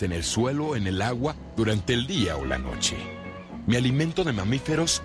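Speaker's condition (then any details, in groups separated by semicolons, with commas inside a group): No condition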